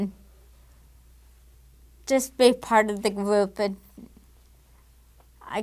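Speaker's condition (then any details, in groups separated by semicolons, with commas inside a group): Damaged diaphragm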